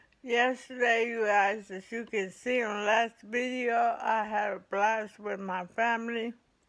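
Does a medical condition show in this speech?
Yes: ALS.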